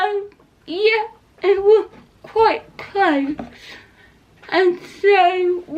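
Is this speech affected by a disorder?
Yes: cerebral palsy; not quadriplegic.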